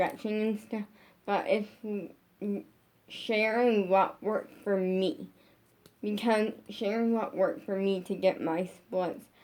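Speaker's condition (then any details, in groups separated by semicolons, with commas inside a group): Brain injury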